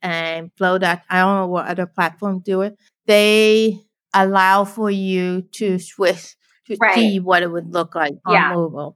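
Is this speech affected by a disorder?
Yes: deafblind, born deaf; hearing aid on right, cochlear implant on left, about 40 degree visual field.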